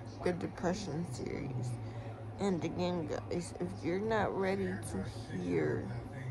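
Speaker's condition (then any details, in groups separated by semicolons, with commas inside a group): Cerebral palsy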